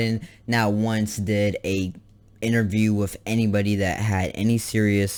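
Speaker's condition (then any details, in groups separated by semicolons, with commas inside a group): No condition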